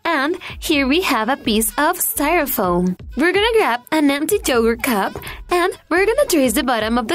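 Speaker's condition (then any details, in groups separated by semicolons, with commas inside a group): No condition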